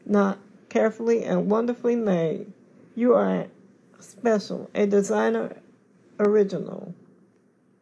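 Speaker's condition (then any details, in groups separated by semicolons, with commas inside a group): Cerebral palsy; cerebral palsy diagnosed at birth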